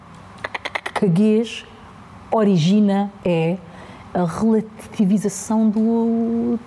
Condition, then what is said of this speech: Stuttering. Eu, ainda a iniciar, a cumprimentar, a pessoa já tinha desligado o telefone.